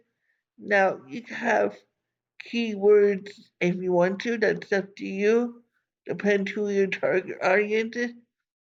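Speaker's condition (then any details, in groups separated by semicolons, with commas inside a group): Cerebral palsy; from birth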